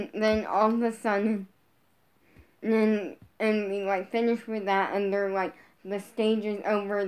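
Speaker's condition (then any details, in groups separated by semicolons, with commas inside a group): Brain injury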